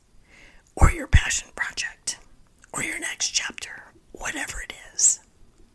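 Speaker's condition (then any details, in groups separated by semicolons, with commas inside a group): Spasmodic dysphonia; voice sounds like laryngitis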